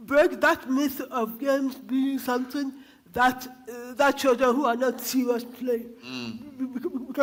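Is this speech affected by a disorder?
Yes: cerebral palsy; diagnosed by brain scan.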